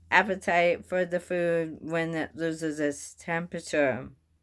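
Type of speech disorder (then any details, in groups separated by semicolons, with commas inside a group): Bulbar dysarthria; bulbar onset ALS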